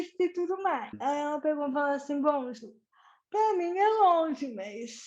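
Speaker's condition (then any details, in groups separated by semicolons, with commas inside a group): Cerebral palsy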